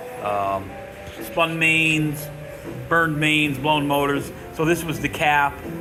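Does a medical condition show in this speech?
No.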